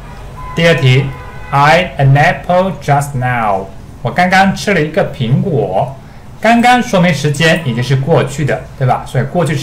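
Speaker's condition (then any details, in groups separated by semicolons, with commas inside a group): No condition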